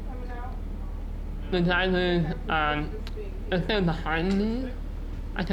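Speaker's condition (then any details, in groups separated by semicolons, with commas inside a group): Muscular dystrophy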